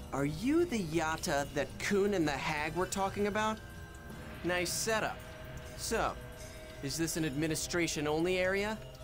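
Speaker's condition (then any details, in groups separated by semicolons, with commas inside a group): No condition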